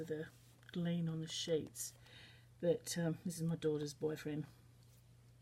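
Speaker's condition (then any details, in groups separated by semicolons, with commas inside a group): No condition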